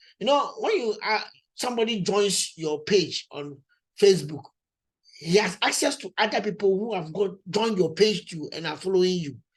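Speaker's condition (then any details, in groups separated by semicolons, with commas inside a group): No condition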